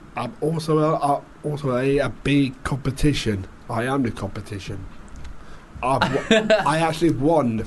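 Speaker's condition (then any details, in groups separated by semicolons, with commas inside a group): Down syndrome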